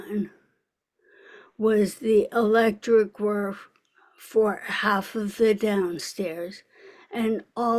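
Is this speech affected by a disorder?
Yes: ALS; speech audibly affected.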